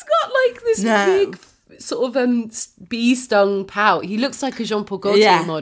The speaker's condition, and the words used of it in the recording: None; typical speech.